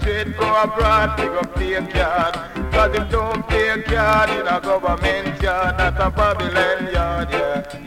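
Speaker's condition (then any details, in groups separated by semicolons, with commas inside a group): No condition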